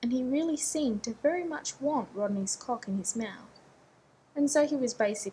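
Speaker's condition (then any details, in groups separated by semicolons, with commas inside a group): No condition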